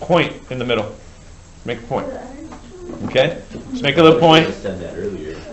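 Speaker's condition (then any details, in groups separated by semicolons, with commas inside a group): No condition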